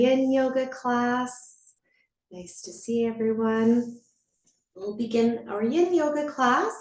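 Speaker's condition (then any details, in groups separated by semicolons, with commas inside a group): No condition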